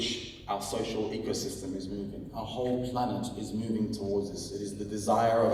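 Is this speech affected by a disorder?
No.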